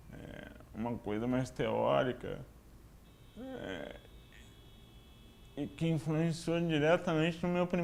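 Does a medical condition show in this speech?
Yes: cerebral palsy; affects motor coordination.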